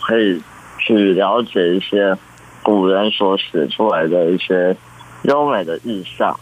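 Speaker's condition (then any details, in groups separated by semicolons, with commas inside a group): Congenital muscular dystrophy; present from birth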